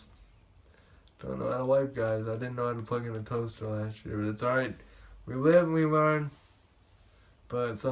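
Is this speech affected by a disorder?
Yes: cerebral palsy; able to speak.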